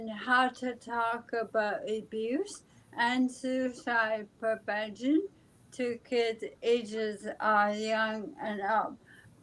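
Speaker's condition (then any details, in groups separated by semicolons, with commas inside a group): ALS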